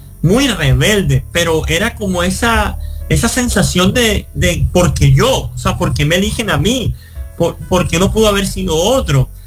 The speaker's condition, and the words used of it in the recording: Cleft palate. Y hoy el que no puede hablar habla y habla bastante.